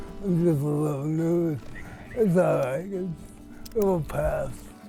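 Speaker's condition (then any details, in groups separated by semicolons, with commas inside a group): Cerebral palsy; worsening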